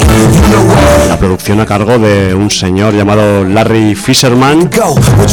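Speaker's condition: No condition

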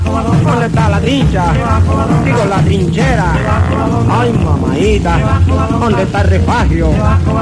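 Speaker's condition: No condition

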